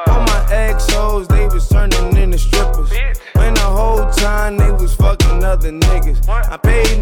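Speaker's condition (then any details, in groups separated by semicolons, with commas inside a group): No condition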